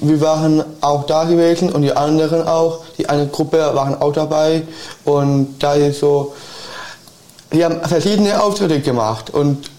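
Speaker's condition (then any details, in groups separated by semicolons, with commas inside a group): Down syndrome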